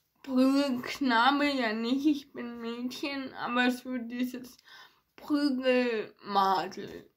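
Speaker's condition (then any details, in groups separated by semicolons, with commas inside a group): Ataxia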